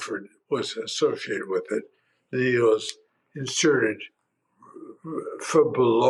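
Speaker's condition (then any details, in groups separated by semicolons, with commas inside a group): Primary lateral sclerosis; tongue, voice, left side involvement, left arm spasticity; progressive, worsening weekly, wheelchair much of time, new medications; voice fatigue worsening, voice exercises, starting liquid swallowing difficulty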